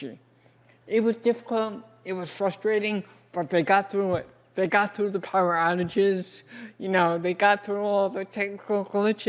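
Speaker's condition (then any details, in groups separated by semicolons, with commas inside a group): Cerebral palsy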